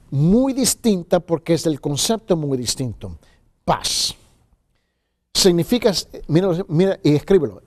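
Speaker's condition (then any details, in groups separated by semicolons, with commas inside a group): No condition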